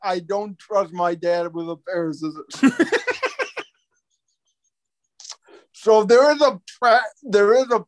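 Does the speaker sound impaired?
Yes: cerebral palsy; quadriplegic, wheelchair user, can chew and eat solid food; age 32.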